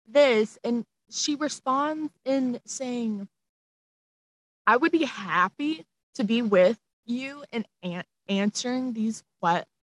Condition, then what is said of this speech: Stuttering. If it's making the announcements in front of the church and Facebook Live and you are stuttering so bad on disaffiliation.